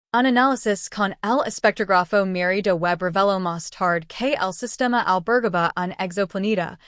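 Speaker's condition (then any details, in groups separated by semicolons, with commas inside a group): No condition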